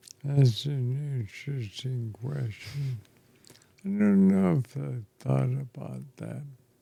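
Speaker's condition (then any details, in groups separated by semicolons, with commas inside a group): ALS; affects chest and throat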